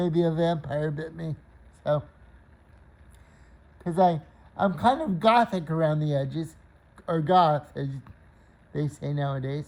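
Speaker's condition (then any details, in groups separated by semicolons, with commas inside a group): Cerebral palsy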